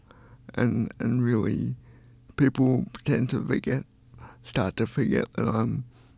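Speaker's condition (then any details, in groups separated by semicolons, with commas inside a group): Cerebral palsy; cerebral palsy from birth, born two months premature, died twice at birth, lifelong wheelchair user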